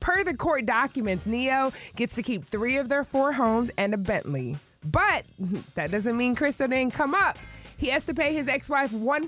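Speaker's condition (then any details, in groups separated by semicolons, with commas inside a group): No condition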